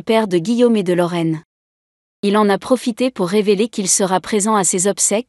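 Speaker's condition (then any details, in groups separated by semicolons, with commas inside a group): No condition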